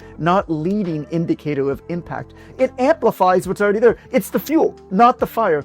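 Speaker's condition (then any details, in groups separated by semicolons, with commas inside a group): No condition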